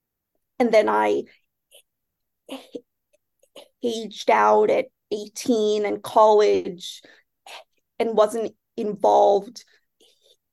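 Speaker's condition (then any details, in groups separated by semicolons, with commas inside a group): Stuttering; stuttering since childhood, speech therapy restarted in adulthood, fifth speech therapist; avoidance reduction therapy and REBT at AIS for about 6 years; unavoidable phone talk at work, uses email for much communication; blocks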